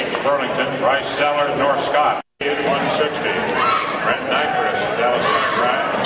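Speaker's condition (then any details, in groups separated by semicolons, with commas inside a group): No condition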